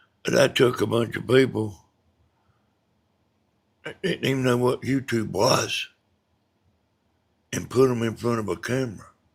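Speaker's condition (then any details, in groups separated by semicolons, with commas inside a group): Brain bleed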